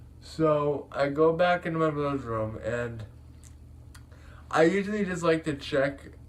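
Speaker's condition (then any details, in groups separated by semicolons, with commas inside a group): Cerebral palsy; able to speak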